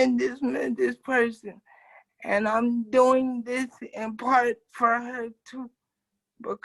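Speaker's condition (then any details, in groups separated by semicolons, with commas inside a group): Cerebral palsy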